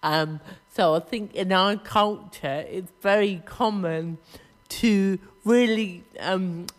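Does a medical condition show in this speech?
Yes: cerebral palsy.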